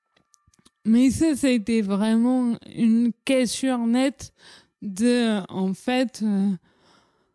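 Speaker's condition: Cerebral palsy; all rehabilitation including physiotherapy stopped at age 18

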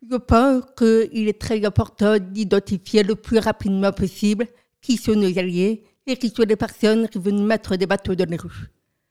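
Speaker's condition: Profound deafness from birth, profound, congenital

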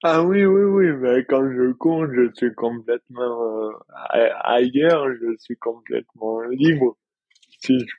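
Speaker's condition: Dystonia; receives injections, more pain before injection, improved balance, no longer falls

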